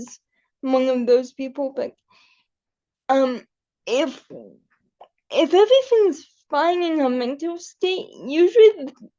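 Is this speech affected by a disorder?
Yes: cerebral palsy; able to articulate and speak.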